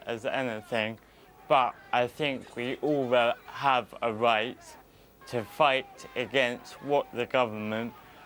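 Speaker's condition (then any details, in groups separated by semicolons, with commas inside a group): Cerebral palsy; uses wheelchair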